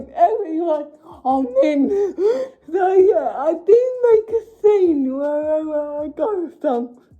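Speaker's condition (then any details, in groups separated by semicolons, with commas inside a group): Cerebral palsy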